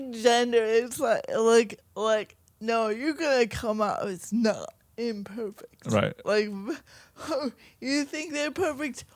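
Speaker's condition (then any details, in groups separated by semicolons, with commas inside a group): Cerebral palsy, mild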